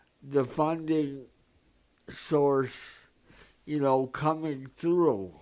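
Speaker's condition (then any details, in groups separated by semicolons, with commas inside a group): Cerebral palsy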